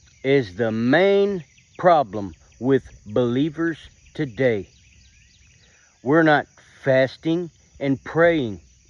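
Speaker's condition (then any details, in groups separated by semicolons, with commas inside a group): No condition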